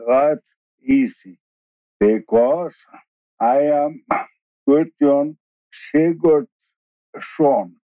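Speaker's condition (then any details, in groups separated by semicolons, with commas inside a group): ALS, bulbar onset, later regular ALS; initially diagnosed bulbar-onset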